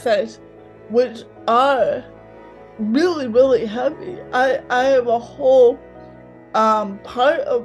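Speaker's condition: Cerebral palsy, mild; mouth affected

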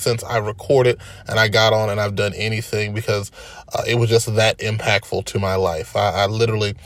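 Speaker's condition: No condition

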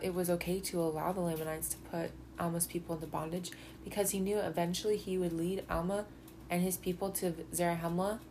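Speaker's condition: No condition

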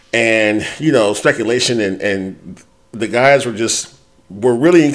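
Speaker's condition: No condition

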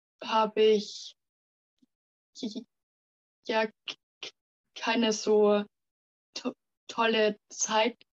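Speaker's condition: Stuttering; stuttering since kindergarten age, many logopedists and speech therapists, stuttering therapy groups with other stutterers; 18 years old, fighting stuttering less with pressure and resistance; part-word and word repetitions, we wegzulaufen; repeated sounds, blocks

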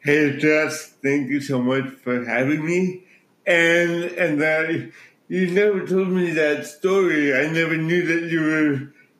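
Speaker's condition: Cerebral palsy

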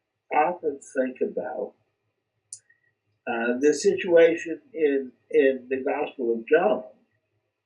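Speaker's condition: Cerebral palsy; legs severely compromised

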